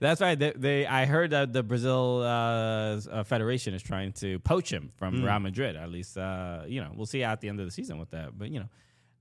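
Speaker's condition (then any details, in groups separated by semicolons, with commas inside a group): No condition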